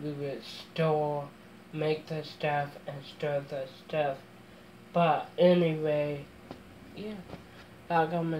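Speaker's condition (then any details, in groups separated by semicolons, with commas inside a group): Mild cerebral palsy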